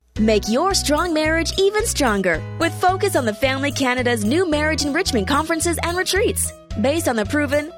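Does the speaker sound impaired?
No.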